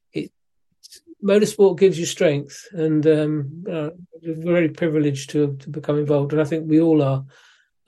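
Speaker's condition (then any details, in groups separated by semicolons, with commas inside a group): Parkinson's disease; physiotherapy, exercise training with physiotherapist after moving back to UK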